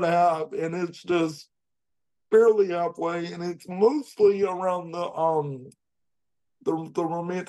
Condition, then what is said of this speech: Cerebral palsy. It kind of helped, kind of messes my speech just a ... form.